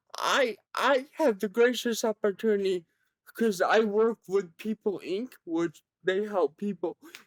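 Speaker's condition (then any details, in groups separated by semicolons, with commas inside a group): Cerebral palsy; present from birth, severe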